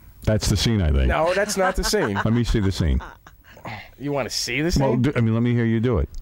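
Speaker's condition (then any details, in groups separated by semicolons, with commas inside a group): No condition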